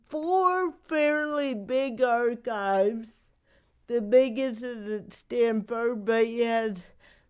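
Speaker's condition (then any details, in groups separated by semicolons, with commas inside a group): Cerebral palsy; wears down with age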